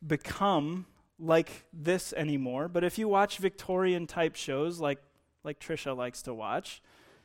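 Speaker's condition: No condition

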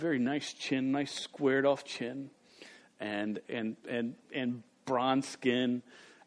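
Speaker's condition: Stuttering; still stutters, speaks in front of crowds despite stutter; blocks, gets stuck on own name and short words like a and and; repeated words, prolonged sounds

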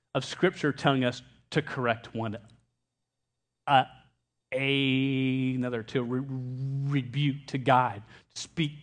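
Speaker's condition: Stuttering; long-standing stutter, present over 24 years, once fought calling to teach because unable to talk; asks audience to bear with him, expects difficulty with a name; sometimes cannot say own name, self-described slow of mouth and tongue; prolonged sounds, blocks

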